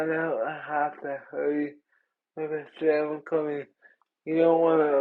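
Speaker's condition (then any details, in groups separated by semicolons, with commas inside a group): Cerebral palsy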